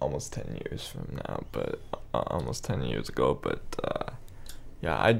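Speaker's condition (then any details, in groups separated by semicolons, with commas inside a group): Cerebral palsy, spastic quadriplegia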